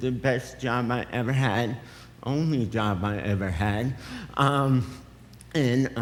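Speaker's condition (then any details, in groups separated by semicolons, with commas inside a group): Cerebral palsy; affects speech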